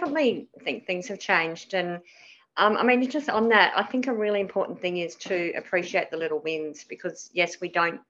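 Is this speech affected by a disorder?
Yes: cleft palate; dental services.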